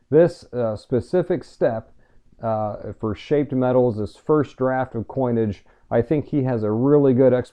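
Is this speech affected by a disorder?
No.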